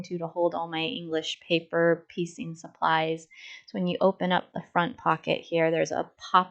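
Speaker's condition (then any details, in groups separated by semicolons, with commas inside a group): No condition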